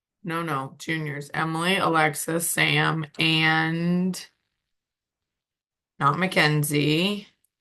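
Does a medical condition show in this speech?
No.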